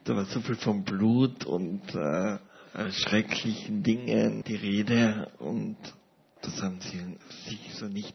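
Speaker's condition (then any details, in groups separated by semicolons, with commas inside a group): Paralysis with ventilator dependence; paralysis since seventh month of life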